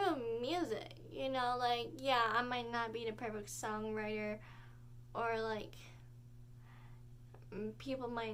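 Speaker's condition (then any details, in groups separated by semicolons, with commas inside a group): Cerebral palsy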